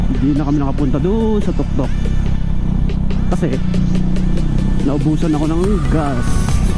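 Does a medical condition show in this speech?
No.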